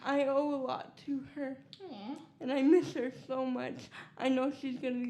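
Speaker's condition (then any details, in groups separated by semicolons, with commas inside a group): Cerebral palsy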